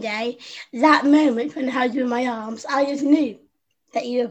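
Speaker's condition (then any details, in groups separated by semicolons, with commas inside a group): Down syndrome; present from birth, infant heart failure, heart surgery, pneumonia, stopped breathing, resuscitated, chest problems; adult woman, 25; learned to speak by copying younger sister Susie, second top grade and b in French speaking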